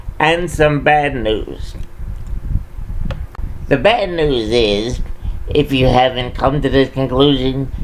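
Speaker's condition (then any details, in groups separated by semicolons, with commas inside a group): Cerebral palsy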